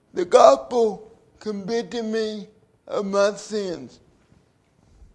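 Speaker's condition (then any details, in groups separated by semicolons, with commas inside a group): Cerebral palsy; 37 years since onset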